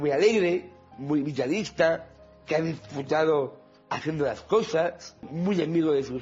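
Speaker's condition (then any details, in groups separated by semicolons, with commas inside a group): Down syndrome; present from birth; 43 years old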